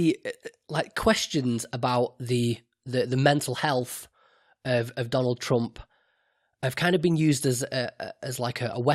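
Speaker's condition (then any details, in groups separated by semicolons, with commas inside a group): No condition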